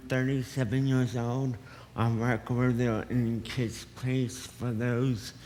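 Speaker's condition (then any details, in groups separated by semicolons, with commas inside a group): Cerebral palsy; affects speech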